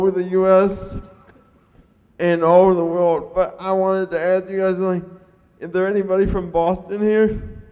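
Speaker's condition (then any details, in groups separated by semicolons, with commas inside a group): Cerebral palsy; mixed quadriplegic type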